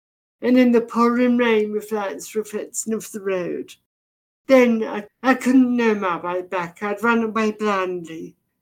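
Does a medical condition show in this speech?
Yes: deafness, severe; progressive, hard of hearing to partially deaf to current level, brain misinterprets sounds and speech, also visually impaired; can hardly understand speech, vocabulary partly picked up from reading.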